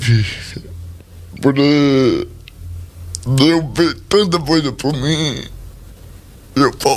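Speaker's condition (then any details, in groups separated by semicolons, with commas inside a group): Cerebral palsy; speech not normal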